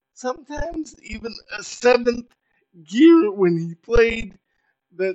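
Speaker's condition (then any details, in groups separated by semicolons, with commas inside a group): Cerebral palsy; very little fine motor skill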